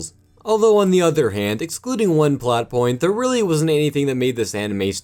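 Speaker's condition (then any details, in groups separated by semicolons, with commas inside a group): No condition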